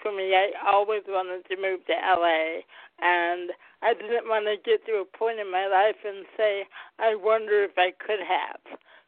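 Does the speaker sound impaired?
Yes: cerebral palsy, mild.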